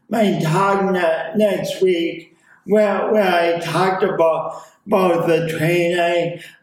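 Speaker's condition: Speech impediment; pronounced speech impediment

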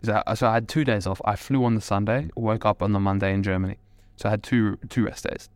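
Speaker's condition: No condition

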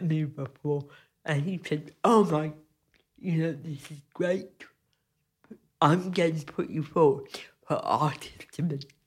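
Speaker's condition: Cerebral palsy; cerebral palsy from birth, affects physical movement when making art, loses balance often, must move carefully

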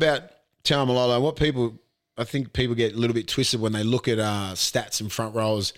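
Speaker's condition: No condition

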